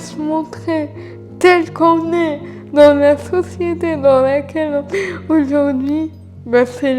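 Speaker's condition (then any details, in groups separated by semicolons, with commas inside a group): Cerebral palsy; from birth, uses wheelchair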